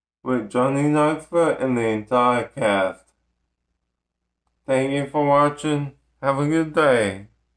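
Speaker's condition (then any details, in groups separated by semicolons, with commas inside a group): Ataxic cerebral palsy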